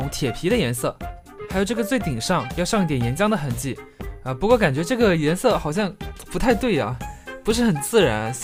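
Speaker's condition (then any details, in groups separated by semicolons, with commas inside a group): No condition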